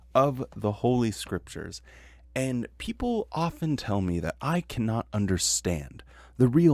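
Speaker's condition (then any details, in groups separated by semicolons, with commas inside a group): No condition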